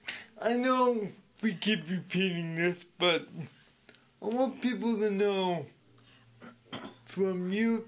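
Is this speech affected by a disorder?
Yes: speech impediment; masked poll worker behind plexiglass could not understand.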